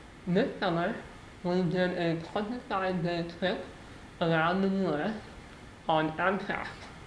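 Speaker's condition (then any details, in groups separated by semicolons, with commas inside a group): Muscular dystrophy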